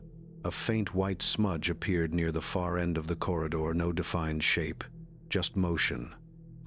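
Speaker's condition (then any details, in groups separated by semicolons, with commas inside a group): No condition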